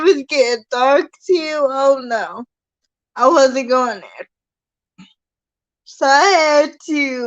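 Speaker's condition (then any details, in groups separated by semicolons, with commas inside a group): Cerebral palsy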